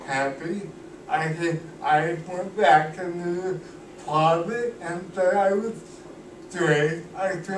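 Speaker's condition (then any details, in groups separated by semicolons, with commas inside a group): Cerebral palsy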